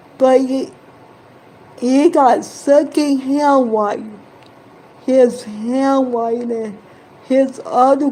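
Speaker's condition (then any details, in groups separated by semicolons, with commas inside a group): Cerebral palsy; present from birth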